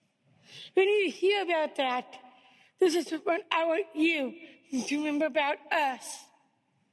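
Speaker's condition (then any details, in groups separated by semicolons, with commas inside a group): Down syndrome; diagnosed at birth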